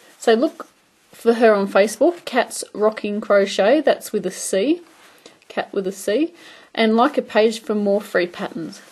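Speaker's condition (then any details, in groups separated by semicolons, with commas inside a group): No condition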